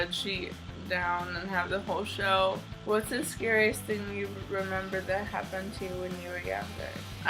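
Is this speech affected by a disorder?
Yes: cerebral palsy; mild fine motor impairment, physical therapy until age 18.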